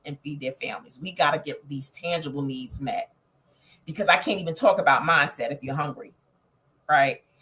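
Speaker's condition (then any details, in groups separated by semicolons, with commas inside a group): No condition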